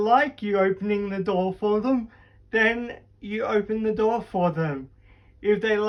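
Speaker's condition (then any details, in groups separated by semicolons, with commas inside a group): Cerebral palsy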